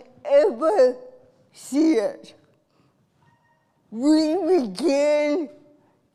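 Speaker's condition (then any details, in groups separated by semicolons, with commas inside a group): Cerebral palsy; from birth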